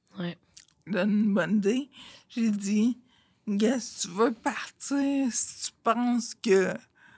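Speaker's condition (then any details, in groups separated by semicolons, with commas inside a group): Friedreich's ataxia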